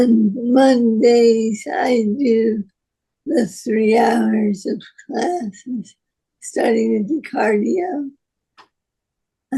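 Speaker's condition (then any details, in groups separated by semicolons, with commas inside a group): Parkinson's disease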